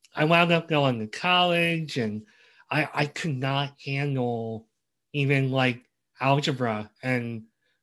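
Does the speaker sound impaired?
Yes: cleft lip and palate; congenital.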